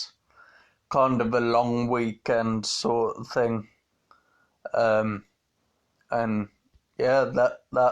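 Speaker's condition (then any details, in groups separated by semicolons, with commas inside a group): Multiple sclerosis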